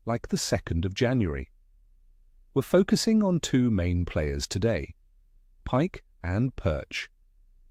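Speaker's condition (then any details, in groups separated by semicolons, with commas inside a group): No condition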